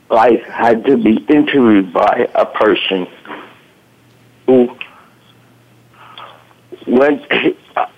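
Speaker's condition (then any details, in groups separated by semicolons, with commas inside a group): Voice box damage from tracheostomy; 1-2 week coma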